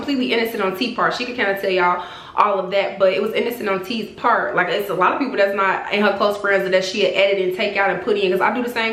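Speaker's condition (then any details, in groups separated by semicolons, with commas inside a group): No condition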